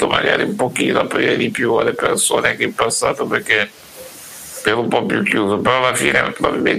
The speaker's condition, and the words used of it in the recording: Muscular dystrophy. Per esempio io utilizzo anche un ventilatore per la respirazione che lo utilizzo anche di giorno e grazie a quello io comunque riesco a parlare